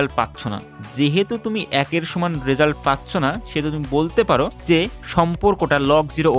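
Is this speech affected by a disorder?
No.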